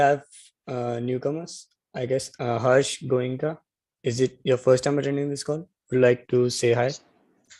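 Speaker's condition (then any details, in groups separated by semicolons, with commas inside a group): No condition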